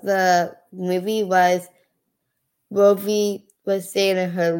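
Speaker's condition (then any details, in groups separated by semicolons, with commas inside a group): Down syndrome; age 14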